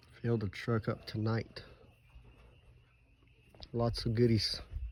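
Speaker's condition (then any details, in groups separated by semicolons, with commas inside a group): No condition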